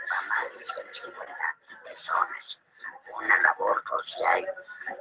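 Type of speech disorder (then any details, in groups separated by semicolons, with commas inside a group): Oesophageal speech; total laryngectomy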